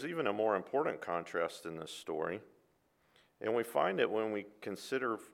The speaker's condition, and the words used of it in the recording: No condition.